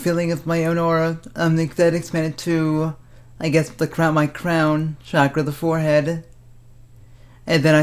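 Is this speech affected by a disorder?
Yes: cerebral palsy; speaks fast.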